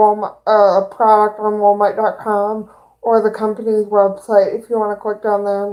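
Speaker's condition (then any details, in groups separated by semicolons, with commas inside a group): Cerebral palsy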